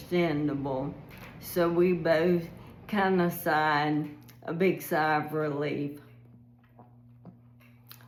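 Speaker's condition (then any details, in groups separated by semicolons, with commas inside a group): ALS; recent decline, exhausted, trouble rising from floor, medication changed; slower worsening speech, garbled ST sounds, effortful speaking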